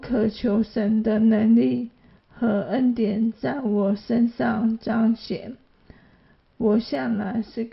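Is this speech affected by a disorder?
Yes: ALS; adult onset, hand weakness, arm muscle atrophy, involuntary muscle twitching throughout body, progressive muscle loss; reduced stamina, needs help dressing, brushing teeth, bathing and using phone; slower speech, quieter voice.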